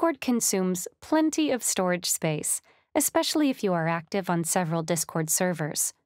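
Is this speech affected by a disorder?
No.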